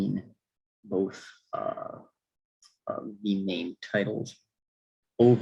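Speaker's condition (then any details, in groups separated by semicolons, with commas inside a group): No condition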